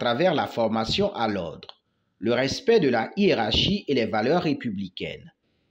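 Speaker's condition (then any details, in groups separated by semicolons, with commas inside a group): No condition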